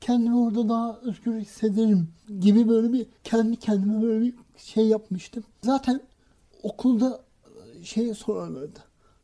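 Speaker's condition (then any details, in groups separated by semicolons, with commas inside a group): Cerebral palsy; school speech difficulty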